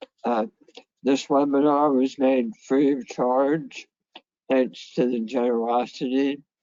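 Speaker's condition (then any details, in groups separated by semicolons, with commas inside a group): Head and neck cancer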